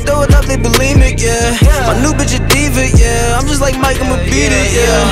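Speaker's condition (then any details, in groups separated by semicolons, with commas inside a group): No condition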